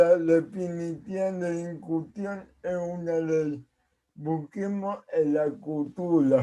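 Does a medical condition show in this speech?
Yes: cerebral palsy.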